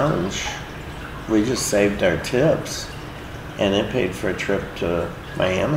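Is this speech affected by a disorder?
No.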